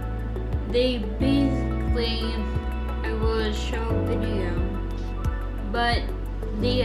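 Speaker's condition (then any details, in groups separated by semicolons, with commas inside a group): Friedreich's ataxia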